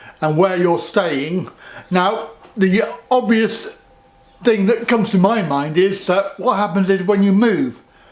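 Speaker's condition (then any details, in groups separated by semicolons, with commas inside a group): Cerebral palsy; back surgery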